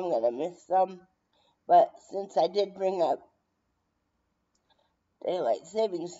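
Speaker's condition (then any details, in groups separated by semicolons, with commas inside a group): Brain injury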